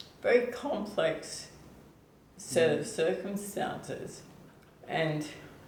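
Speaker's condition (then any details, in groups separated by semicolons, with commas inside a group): ALS/MND; onset foot drop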